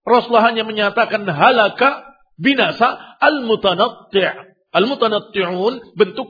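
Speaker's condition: No condition

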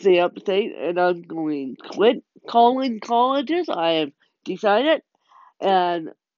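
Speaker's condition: Cerebral palsy; present 31 years

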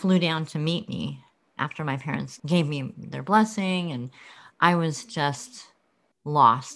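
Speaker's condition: Cleft lip and palate

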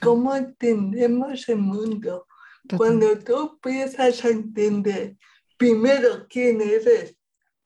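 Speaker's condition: Cerebral palsy; present at least 40 years

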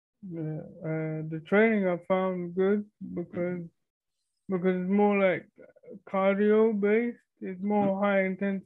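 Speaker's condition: Cerebral palsy (quadriplegia); wheelchair user

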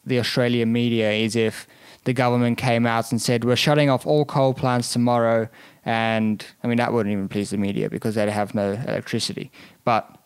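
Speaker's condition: No condition

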